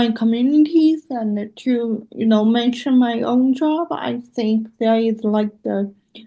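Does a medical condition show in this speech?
Yes: cerebral palsy; loss of muscle control.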